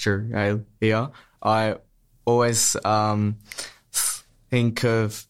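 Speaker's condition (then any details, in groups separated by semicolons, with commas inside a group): Stutter; stutter since childhood, smooth speech therapy at Box Hill Speech Pathology Clinic from age 14 or 15, two years; prolonged sounds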